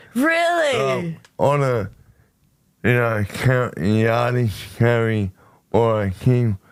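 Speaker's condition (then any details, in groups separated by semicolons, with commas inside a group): Motor neurone disease; voice became very nasal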